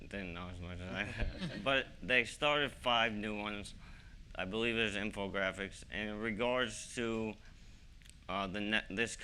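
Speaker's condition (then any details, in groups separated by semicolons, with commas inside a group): ALS; young-adult onset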